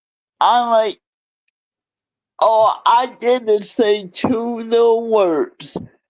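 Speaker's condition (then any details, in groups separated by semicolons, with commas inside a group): Cerebral palsy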